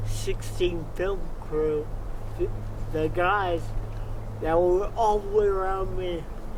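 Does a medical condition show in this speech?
Yes: cerebral palsy; from birth, wheelchair.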